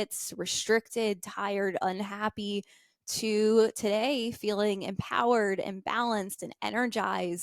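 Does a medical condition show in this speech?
No.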